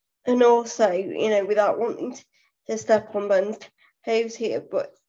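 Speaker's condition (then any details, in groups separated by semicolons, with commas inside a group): Cerebral palsy; full-time wheelchair user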